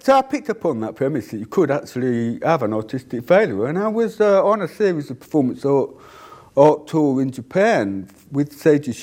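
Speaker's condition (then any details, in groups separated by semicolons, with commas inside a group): Deafness; cannot hear own voice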